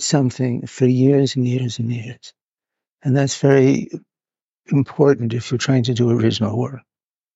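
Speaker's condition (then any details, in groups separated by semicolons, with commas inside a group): Parkinson's; hidden in early stages, now openly displayed; must move about during interview, reports not feeling very well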